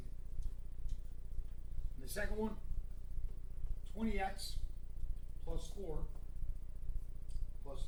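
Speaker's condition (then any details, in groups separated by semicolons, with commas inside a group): No condition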